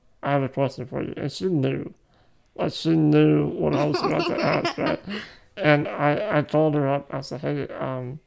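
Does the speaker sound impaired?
Yes: muscular dystrophy; rare form of muscular dystrophy.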